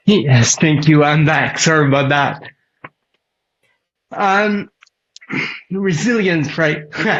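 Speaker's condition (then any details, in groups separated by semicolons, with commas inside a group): Cerebral palsy; present from birth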